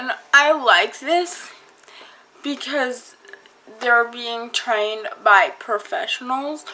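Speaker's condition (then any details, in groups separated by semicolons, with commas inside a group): Cerebral palsy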